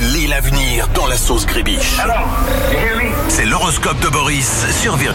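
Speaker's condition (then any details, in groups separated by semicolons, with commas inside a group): No condition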